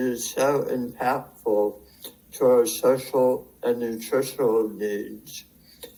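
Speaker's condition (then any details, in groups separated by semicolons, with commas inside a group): Head and neck cancer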